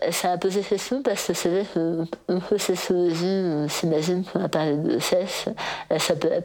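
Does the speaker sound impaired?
Yes: total glossectomy; base of tongue cancer, flap necrosis, ventilator via tracheostomy, temporary laryngectomy, nasogastric tube; eats everything perfectly again; voice deeper before diagnosis, incomprehensible after surgery, intensive speech therapy at CRIL, sister understood.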